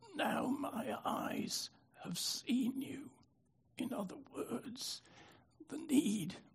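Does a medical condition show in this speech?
Yes: spasmodic dystonia; affected voice.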